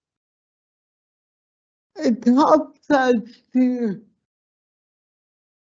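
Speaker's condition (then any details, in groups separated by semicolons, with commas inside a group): Slurred speech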